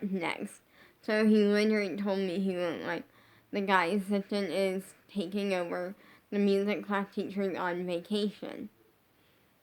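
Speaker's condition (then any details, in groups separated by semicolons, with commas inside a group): Brain injury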